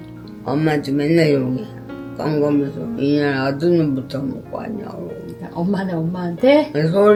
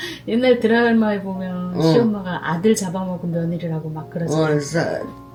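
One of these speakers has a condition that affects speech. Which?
The first: Parkinson's disease; also dementia, over eighty.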